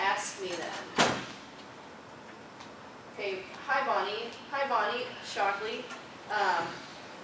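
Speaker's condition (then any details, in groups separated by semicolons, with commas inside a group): No condition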